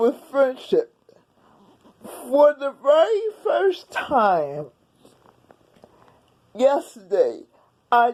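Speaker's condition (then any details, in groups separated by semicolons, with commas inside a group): Cerebral palsy; several unnoticed strokes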